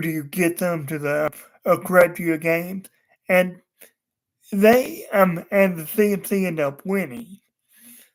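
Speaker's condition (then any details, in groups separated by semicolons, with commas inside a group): Cerebral palsy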